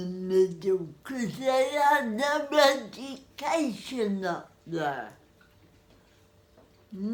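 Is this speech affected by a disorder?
Yes: cerebral palsy; spastic.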